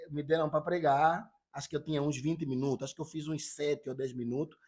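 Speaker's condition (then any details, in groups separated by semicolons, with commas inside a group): No condition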